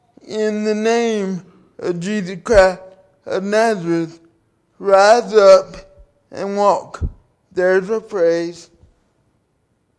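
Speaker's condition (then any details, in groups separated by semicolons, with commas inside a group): Cerebral palsy; from birth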